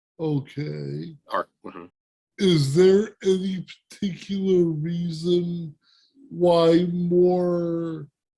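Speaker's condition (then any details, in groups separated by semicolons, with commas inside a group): Cerebral palsy; present from birth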